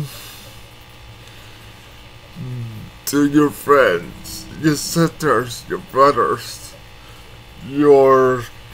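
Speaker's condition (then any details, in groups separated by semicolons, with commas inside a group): Cerebral palsy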